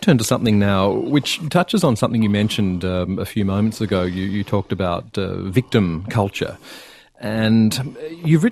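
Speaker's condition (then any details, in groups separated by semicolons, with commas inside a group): No condition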